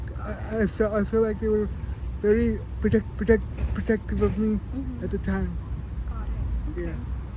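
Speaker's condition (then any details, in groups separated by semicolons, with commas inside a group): Cerebral palsy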